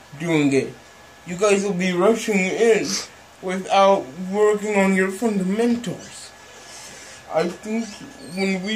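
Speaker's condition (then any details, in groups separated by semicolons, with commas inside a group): Cerebral palsy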